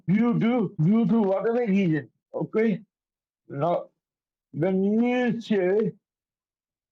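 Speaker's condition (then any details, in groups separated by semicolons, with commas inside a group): Cerebral palsy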